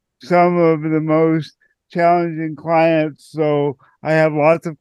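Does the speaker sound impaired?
Yes: cerebral palsy; born about 3 months premature, non-progressive, mainly manual wheelchair, also motorized wheelchair.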